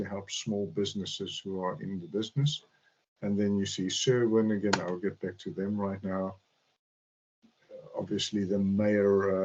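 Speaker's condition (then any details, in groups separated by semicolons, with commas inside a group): No condition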